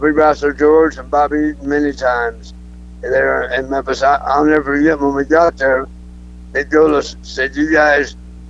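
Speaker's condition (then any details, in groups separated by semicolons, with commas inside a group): Throat cancer; throat cancer over last couple of years; cancer survivor, alive and well; speech not the best as result of throat cancer, may sound drunk, quit podcasts over it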